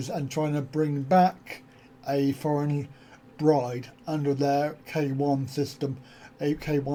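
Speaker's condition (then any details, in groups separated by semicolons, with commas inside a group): Cerebral palsy; back surgery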